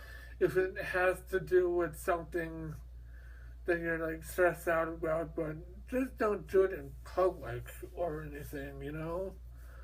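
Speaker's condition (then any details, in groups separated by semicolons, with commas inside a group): Mobius syndrome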